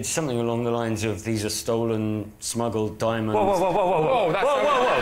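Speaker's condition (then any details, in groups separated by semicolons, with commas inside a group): No condition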